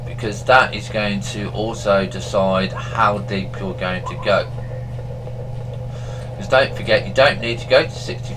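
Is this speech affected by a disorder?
No.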